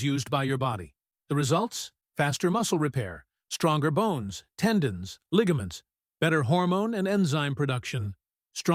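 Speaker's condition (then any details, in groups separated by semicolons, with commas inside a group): No condition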